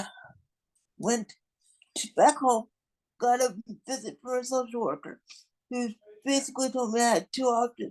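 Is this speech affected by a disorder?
Yes: cerebral palsy.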